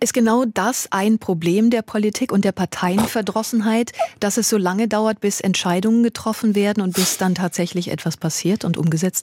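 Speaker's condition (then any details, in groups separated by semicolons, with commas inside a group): No condition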